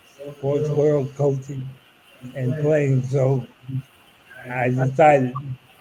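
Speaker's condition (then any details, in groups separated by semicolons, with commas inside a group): ALS; about eight years since diagnosis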